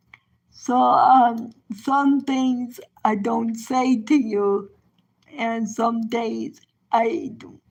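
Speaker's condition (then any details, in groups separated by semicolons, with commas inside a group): Cerebral palsy; present from birth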